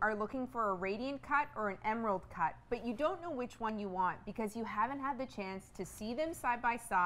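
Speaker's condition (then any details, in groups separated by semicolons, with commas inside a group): No condition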